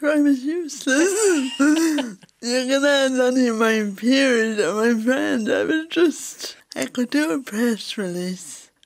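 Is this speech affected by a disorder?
Yes: cerebral palsy.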